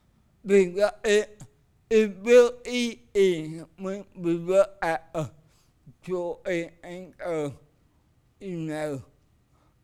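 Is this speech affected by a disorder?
Yes: cerebral palsy.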